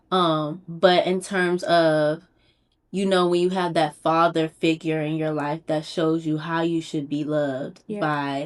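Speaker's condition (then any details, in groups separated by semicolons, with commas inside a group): No condition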